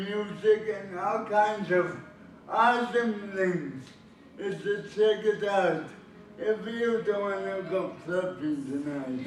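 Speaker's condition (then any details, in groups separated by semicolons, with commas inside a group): Cerebral palsy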